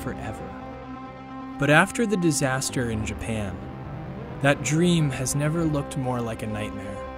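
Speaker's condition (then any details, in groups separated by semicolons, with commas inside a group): No condition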